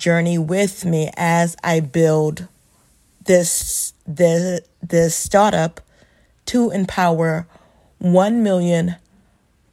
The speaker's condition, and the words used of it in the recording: Stuttering. Breathe, and eventually I will say the word that I need to say.